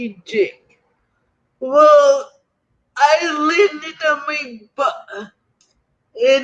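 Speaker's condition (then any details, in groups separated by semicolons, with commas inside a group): Cerebral palsy; atypical gait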